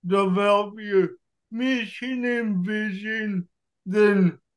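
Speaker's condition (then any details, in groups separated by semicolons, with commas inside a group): Cerebral palsy; lifts weights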